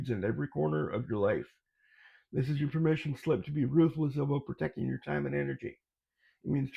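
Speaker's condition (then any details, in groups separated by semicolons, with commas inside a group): No condition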